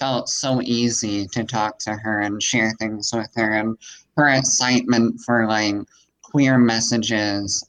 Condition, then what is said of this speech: Cleft palate. It made my voice pretty nasally, and sometimes, like, it makes it have more of,